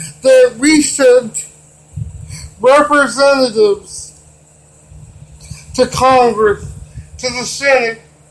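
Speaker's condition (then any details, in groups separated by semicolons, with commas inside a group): Cerebral palsy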